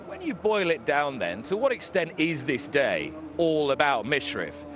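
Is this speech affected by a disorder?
No.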